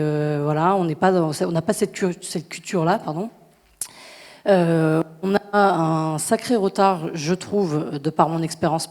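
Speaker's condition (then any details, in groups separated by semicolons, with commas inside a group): No condition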